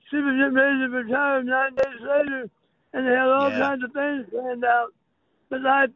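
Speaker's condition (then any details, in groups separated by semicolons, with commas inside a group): Throat cancer; no hole in throat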